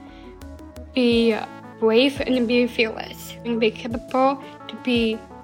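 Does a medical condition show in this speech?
Yes: Down syndrome; genetic, third copy of chromosome 21, told of diagnosis at age 7.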